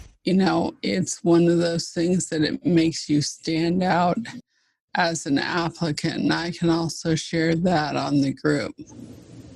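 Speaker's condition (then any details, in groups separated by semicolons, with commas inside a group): ALS (Lou Gehrig's disease)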